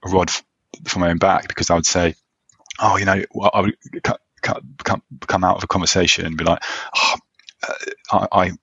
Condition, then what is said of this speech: Stuttering. Want to get to a stage where I can speak a bit more easily in terms of stammering openly, and I kind of don't always